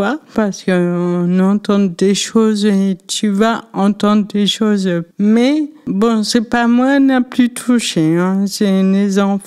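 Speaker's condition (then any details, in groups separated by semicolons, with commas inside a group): Cerebral palsy; affects left side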